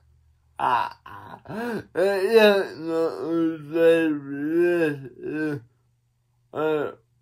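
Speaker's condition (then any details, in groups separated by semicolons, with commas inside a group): Cerebral palsy; one hand affected; atypical speech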